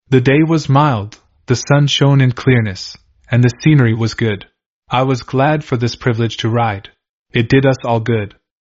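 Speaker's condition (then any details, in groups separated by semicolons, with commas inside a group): No condition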